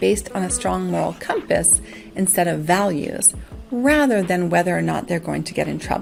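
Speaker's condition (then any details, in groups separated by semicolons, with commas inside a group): No condition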